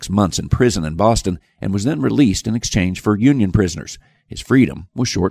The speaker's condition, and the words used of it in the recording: No condition.